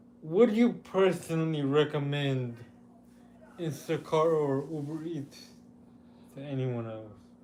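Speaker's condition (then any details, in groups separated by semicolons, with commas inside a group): Cerebral palsy; with developmental delay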